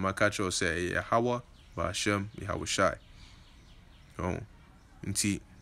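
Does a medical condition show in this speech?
No.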